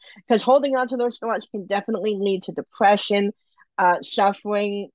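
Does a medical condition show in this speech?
Yes: bilateral cleft lip and palate; congenital, about 20 surgeries from 3 months to mid-20s, two upper jaw bone grafts, skin grafts, plastic surgery; surgeries finished since mid-20s, has dental implants; surgeries needed to function normally with eating, speaking, drinking.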